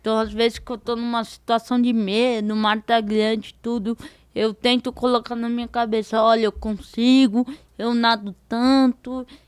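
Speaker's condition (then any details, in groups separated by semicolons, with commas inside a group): Cerebral palsy; diparetic form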